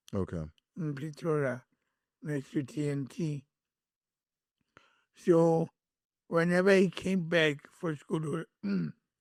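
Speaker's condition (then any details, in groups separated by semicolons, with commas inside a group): Cerebral palsy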